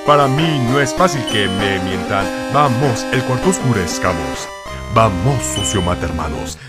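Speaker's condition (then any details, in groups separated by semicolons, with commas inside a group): No condition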